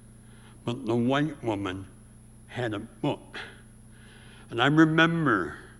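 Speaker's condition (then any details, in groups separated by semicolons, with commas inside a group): Severe speech impediment; about age 84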